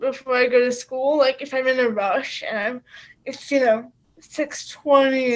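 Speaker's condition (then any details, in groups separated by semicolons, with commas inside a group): Cerebral palsy; quadriplegic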